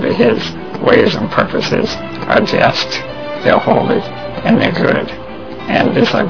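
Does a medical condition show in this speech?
Yes: spinal muscular atrophy; congenital, progressive muscle weakening, bedbound with no hand movement since early 20s, tracheostomy and stomach feeding tube about 10 years ago; trach suctioning when lungs congested, permanent tube-fed liquid diet; depends on voice for everything, uses voice recognition computer system.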